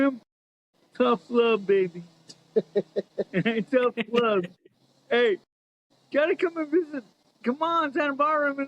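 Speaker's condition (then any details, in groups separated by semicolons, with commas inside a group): Cerebral palsy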